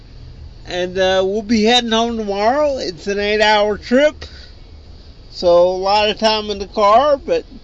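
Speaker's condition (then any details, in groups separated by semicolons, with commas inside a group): Cerebral palsy; wheelchair user, cannot really swim or hold self up, needs help getting into pool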